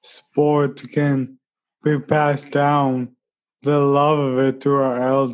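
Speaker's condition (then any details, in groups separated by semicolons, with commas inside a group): ALS; uses wheelchair-specific running chair pushed by friend Bobby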